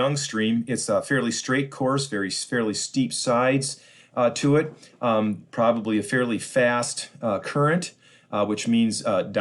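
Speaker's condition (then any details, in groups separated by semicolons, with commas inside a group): No condition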